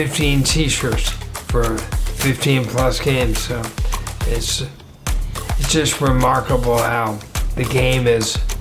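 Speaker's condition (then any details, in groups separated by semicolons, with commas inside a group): ALS; 7 years after onset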